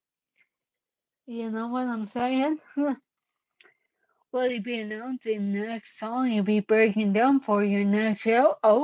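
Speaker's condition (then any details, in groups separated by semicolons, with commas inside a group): Cerebellar ataxia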